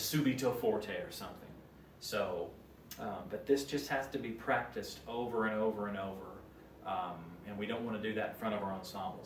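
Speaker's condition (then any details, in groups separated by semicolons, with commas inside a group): No condition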